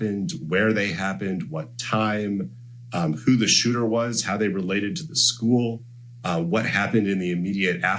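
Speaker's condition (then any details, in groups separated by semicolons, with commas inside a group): No condition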